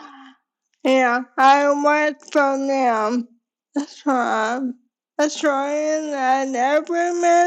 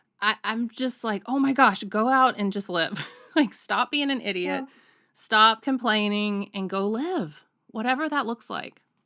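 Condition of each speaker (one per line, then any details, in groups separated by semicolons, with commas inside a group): ALS; diagnosed at 33, rapid progression, cane within eight months
No condition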